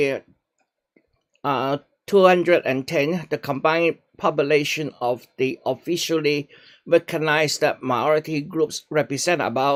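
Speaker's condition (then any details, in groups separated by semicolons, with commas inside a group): No condition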